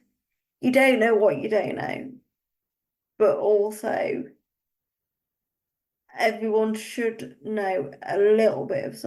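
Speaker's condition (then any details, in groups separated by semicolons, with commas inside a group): Cerebral palsy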